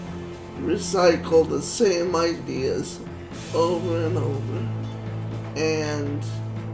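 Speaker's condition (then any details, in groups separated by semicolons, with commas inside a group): Cerebral palsy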